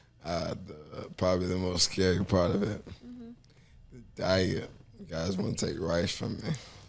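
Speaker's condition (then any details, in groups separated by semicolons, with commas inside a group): ALS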